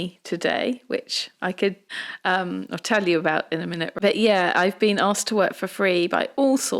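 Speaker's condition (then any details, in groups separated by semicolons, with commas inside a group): No condition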